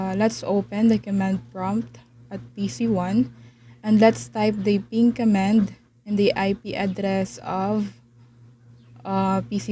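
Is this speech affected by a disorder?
No.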